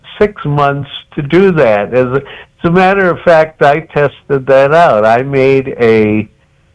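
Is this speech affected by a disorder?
Yes: cerebral palsy.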